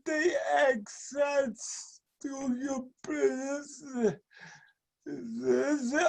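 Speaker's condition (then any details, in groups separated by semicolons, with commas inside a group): Speech and mobility impairment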